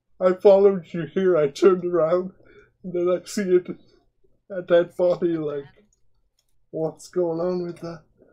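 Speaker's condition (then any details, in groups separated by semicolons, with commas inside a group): Quadriplegic cerebral palsy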